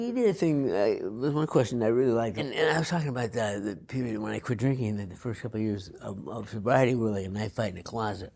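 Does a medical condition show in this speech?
Yes: Parkinson's disease.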